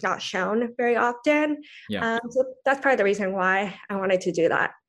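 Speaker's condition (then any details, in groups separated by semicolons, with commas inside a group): Profound deafness, cochlear implant, congenital profound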